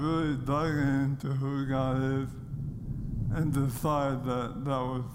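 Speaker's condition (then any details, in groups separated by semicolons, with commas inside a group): ALS; fears last public speech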